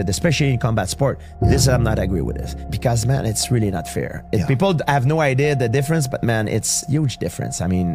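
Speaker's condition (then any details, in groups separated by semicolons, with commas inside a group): No condition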